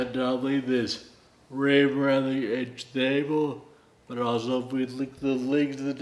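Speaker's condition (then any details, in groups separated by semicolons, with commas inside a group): Friedreich's ataxia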